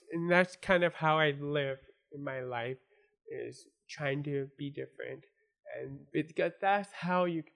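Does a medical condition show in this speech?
Yes: born deaf, congenital; had to learn to speak and hear, hard, first full sentence at age five, English difficult.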